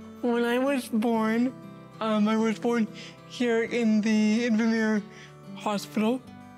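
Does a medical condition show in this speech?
Yes: cerebral palsy.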